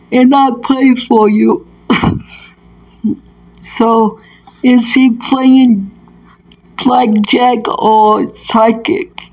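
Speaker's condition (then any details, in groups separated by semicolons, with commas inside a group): Cerebral palsy; present from birth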